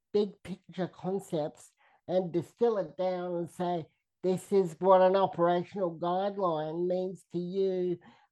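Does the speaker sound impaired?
Yes: cerebral palsy; spastic quadriplegia, diagnosed at eight months old.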